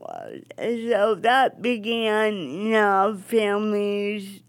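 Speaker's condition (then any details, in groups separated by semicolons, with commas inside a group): Cerebral palsy; uses a wheelchair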